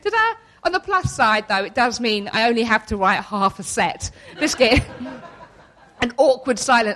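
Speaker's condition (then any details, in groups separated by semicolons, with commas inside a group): Tourette's syndrome; vocal tics interrupting speech, sausage, hedgehog, involuntary swearing and obscene phrases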